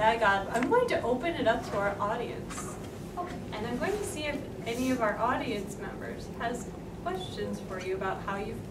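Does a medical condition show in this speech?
No.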